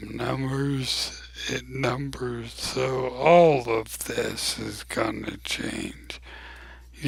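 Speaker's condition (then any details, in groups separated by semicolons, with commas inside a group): ALS; abnormally slow voice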